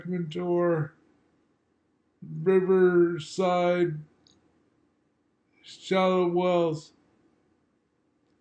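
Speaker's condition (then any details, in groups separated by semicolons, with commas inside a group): Multiple sclerosis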